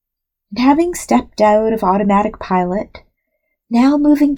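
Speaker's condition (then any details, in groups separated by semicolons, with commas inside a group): No condition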